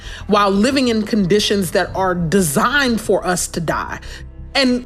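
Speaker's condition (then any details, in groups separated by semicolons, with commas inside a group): No condition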